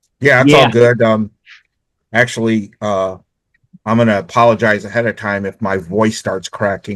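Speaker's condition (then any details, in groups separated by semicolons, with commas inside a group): No condition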